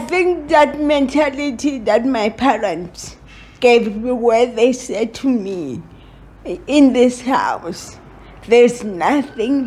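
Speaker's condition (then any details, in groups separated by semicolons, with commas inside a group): Cerebral palsy; moderate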